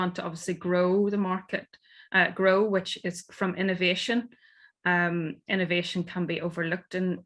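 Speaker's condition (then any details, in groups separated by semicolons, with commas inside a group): No condition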